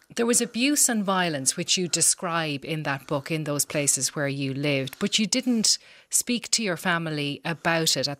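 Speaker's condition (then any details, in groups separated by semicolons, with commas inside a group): No condition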